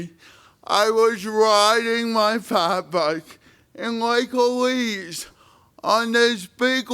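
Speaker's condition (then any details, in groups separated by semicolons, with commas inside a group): Spastic cerebral palsy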